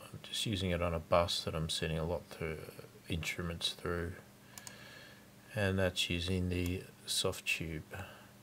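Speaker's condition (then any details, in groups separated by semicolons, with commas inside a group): No condition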